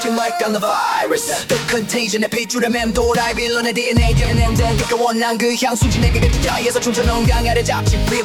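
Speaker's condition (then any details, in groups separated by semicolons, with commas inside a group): No condition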